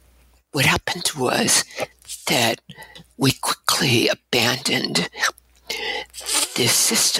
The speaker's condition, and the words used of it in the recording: Spasmodic dysphonia. And basically what that is, it's a voice disorder, and the form that I have, the vocal cords will open sort of when they feel like it, not necessarily when I want them to.